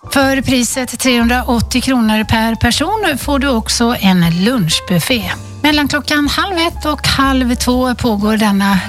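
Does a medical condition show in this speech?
No.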